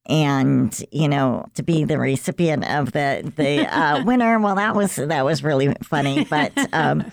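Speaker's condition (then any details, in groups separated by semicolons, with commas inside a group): Cleft lip and palate; about 50-some years ago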